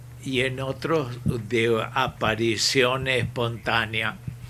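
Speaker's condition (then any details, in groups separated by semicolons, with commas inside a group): ALS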